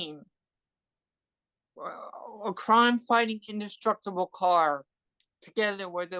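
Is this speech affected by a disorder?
Yes: cerebral palsy; from birth, hearing loss.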